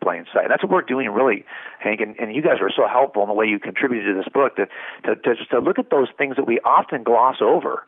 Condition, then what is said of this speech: No condition.